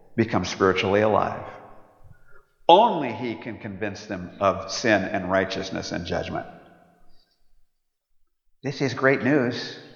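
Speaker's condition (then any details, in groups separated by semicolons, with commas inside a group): No condition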